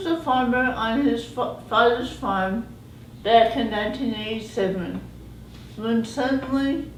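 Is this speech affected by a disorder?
Yes: cerebral palsy; present from birth.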